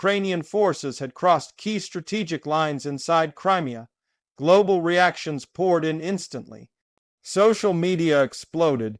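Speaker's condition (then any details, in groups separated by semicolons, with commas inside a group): No condition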